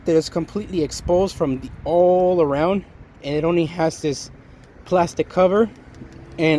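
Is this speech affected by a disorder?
No.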